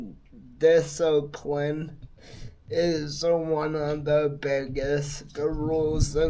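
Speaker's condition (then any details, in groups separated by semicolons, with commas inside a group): Multiple sclerosis; affects hands and left arm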